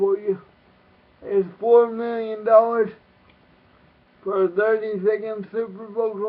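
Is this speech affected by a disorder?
Yes: cerebral palsy.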